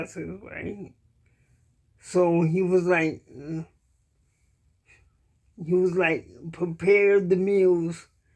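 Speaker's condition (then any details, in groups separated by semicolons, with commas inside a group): Cerebral palsy; cannot walk, uses wheelchair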